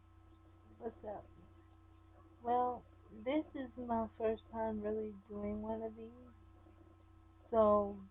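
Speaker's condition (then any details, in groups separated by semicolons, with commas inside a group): Cerebral palsy; sometimes affected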